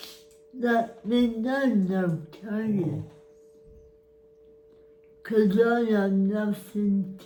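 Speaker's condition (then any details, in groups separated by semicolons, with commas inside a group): Cerebral palsy; spastic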